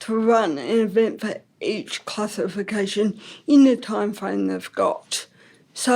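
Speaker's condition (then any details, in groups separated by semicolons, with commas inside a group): Ataxic cerebral palsy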